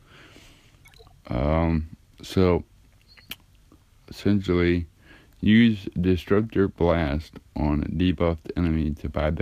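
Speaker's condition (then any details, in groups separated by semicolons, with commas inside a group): Cerebral palsy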